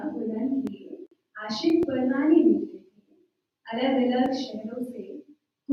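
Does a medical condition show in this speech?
No.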